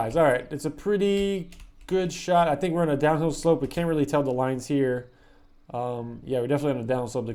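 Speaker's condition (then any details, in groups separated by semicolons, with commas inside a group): No condition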